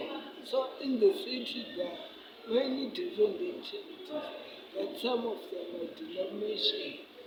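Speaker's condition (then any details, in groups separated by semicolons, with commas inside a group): Cerebral palsy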